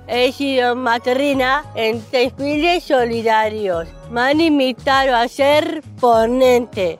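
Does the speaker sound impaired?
Yes: Down syndrome; intellectual disability; age 32.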